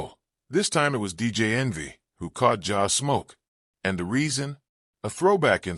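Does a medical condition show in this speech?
No.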